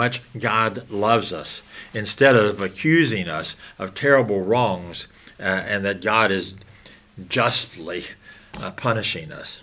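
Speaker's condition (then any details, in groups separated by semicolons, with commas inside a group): No condition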